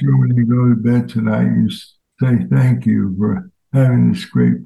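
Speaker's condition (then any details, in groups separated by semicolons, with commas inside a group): ALS; fatal progressive disease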